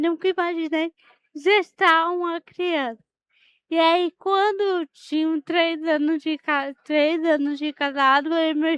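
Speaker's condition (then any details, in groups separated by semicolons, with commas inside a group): Cerebral palsy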